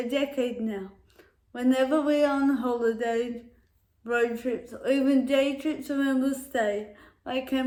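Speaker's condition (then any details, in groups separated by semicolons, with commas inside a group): Cerebral palsy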